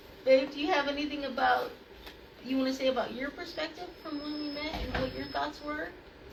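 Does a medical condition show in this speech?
No.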